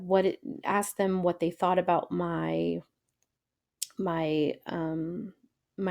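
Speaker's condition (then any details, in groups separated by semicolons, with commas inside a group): No condition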